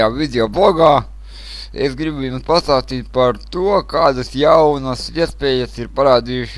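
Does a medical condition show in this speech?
Yes: cerebral palsy; speech not very clear.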